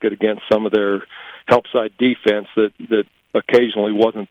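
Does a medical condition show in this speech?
No.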